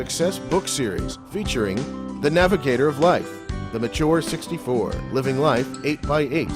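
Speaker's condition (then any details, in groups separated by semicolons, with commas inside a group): No condition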